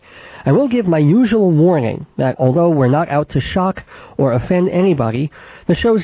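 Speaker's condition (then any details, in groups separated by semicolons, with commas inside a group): Cleft palate with lisp, cleft lip and palate, mild; infant operations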